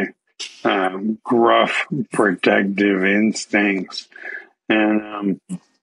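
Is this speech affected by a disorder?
Yes: ALS.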